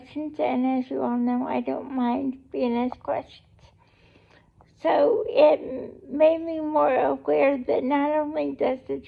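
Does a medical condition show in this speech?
Yes: cerebral palsy; able to talk.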